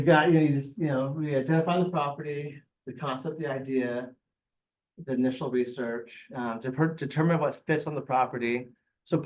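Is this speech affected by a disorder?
No.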